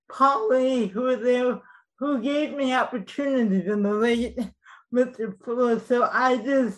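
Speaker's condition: Cerebral palsy, mild; speech mildly affected

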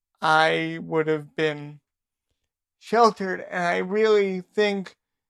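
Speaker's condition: Cerebral palsy; not a smooth

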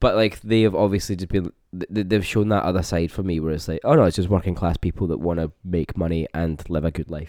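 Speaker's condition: No condition

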